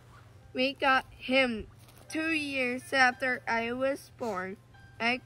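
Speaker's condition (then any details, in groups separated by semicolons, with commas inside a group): Cerebral palsy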